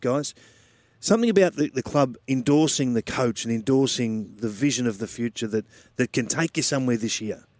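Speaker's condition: No condition

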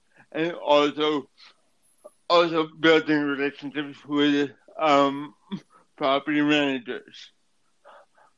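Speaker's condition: Cerebral palsy; affects speech

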